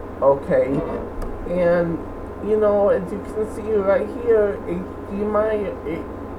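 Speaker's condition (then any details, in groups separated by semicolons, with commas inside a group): Cerebral palsy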